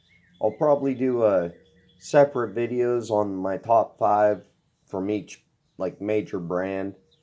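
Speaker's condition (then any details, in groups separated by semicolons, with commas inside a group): No condition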